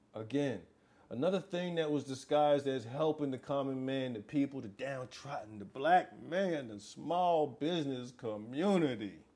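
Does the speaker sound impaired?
No.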